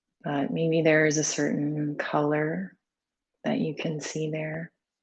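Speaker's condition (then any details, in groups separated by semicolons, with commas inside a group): No condition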